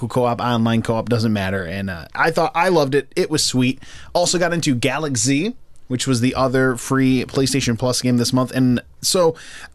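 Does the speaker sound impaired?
No.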